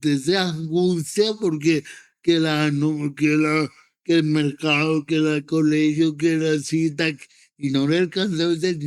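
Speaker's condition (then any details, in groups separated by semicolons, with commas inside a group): Cerebral palsy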